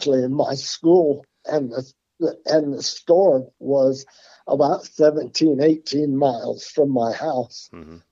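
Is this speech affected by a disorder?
Yes: Parkinson's; tremors since youth, progressively worse, repeated complete breathing stoppage, unable to make sound then, emergency steroids; psilocybin 1 gram every 5 hours controls tremors, helps breathing, still has breathing problems, uses cannabis; formerly voice tremor, hard to understand, lost track after 2-3 sentences, now talks at length.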